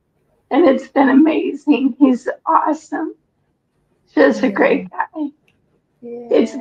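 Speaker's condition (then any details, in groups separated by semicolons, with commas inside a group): ALS; breathless after exertion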